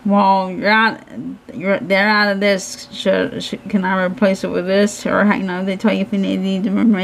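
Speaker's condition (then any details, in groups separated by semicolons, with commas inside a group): Cerebral palsy; hands affected, shaking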